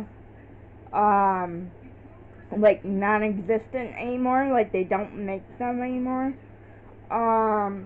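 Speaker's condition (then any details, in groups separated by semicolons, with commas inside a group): Cerebral palsy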